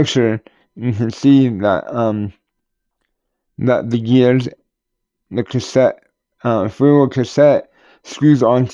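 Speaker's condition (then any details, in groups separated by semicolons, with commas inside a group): Cerebral palsy; tends to mess up words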